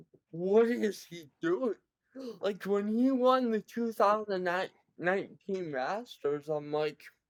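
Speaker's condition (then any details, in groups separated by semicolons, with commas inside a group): Cerebral palsy; present from birth, severe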